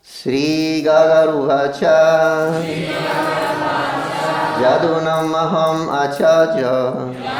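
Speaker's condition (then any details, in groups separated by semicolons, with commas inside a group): No condition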